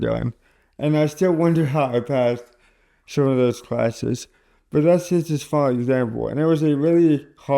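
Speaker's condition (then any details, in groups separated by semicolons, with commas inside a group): Cerebral palsy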